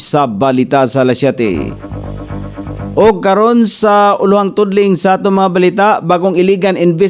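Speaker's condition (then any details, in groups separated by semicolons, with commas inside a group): No condition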